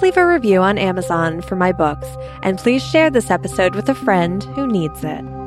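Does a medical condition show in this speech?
No.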